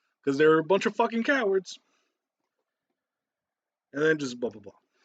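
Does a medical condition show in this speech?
No.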